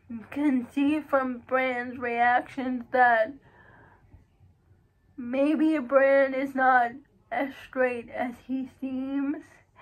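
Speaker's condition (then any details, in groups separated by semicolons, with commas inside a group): Cerebral palsy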